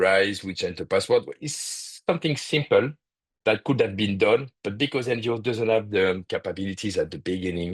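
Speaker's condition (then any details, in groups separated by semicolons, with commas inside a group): No condition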